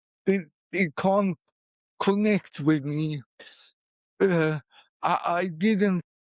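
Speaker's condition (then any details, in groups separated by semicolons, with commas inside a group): Cerebral palsy; poor speech as a child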